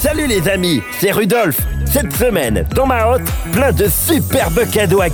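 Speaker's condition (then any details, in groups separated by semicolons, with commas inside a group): No condition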